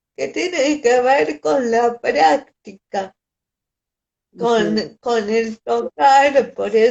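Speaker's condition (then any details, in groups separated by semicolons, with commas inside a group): Cerebral palsy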